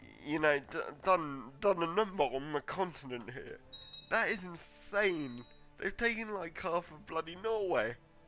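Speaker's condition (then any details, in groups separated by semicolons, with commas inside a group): Cerebral palsy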